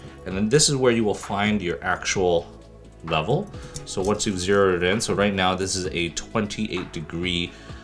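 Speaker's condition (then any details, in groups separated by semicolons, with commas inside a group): No condition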